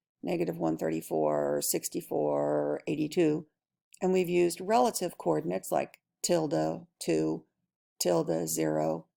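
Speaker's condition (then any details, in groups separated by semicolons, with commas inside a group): No condition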